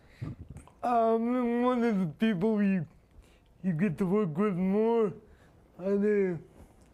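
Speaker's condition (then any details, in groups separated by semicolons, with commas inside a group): Spastic quadriplegia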